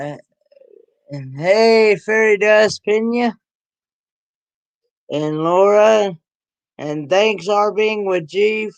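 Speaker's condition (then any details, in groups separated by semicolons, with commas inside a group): Cerebral palsy; present since birth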